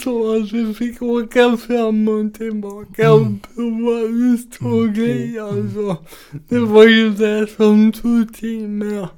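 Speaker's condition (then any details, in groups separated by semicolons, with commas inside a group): Cerebral palsy; from birth, oxygen deprivation at delivery, heart not beating at birth then restarted, spasms, right side harder to control; mainly affects speech and balance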